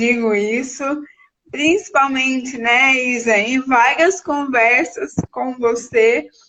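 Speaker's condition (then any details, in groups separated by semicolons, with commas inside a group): Cerebral palsy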